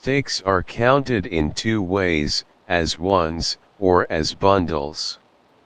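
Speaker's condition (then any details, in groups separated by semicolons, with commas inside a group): No condition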